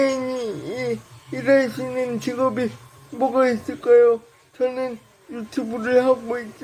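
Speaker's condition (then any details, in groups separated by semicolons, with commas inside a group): Brain lesion disability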